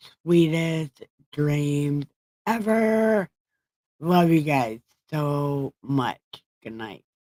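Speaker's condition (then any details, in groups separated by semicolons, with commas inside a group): Brain injury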